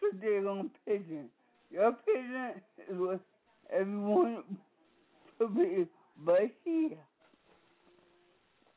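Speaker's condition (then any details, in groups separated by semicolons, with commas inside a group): Speech impediment; voice affected by disability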